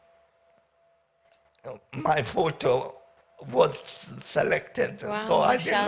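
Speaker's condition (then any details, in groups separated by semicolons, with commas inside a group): Paraplegia with essential tremor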